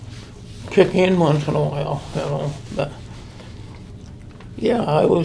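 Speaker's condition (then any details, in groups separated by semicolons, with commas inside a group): Traumatic brain injury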